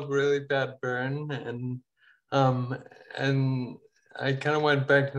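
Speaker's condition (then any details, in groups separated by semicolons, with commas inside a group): Ataxia; falls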